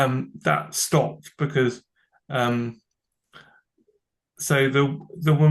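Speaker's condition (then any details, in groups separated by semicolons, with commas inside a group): Cerebral palsy; from birth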